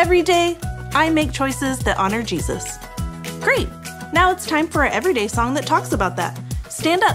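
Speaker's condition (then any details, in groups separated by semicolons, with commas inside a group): No condition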